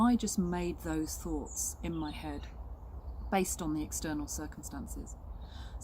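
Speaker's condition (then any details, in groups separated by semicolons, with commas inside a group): No condition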